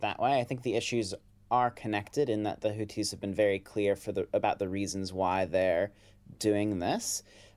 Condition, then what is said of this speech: No condition.